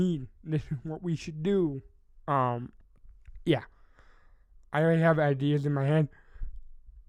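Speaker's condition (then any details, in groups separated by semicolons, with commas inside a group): Cerebral palsy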